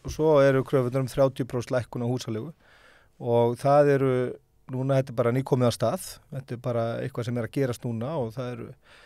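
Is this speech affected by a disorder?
No.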